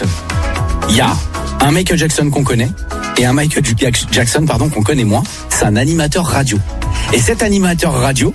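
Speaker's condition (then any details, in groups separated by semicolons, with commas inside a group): No condition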